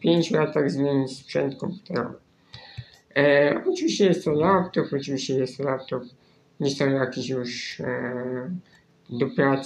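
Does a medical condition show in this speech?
Yes: spinal muscular atrophy; nervous system disease preventing muscle building, arm and leg muscle wasting.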